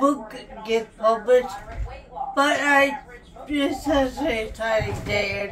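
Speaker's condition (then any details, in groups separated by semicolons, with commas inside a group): Traumatic brain injury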